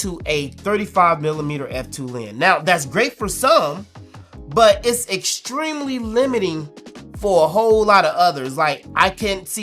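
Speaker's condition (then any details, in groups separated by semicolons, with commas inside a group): No condition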